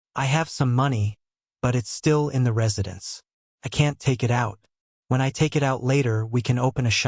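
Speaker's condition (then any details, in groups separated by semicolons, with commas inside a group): No condition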